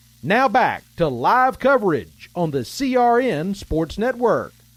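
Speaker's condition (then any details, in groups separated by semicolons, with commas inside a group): No condition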